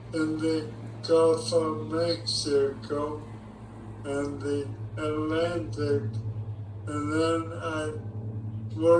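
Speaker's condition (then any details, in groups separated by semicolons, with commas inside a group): ALS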